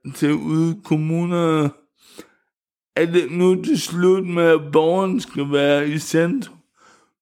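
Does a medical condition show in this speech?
Yes: cerebral palsy; wheelchair user, first recorded as mentally retarded before cerebral palsy diagnosis.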